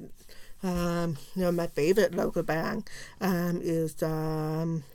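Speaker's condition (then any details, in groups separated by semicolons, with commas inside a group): Profound deafness; no cochlear implant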